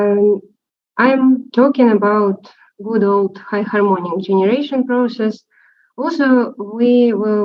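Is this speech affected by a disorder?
No.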